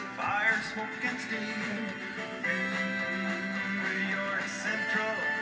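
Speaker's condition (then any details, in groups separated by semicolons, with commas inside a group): No condition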